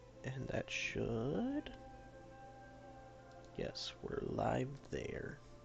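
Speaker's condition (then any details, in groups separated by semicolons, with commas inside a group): No condition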